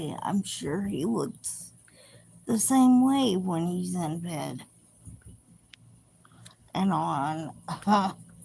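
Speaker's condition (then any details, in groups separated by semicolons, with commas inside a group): Cerebral palsy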